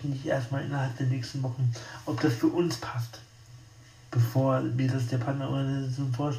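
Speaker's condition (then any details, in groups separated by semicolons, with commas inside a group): Spastic tetraparesis; wheelchair user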